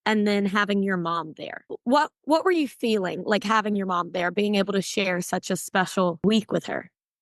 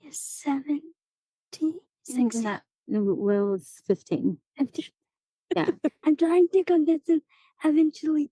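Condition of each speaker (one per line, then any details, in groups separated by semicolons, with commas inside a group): No condition
Cerebral palsy; recent surgery involving catheters, ongoing therapy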